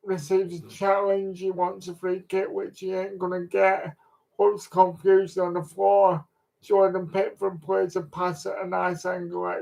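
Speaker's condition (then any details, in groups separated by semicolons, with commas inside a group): Cerebral palsy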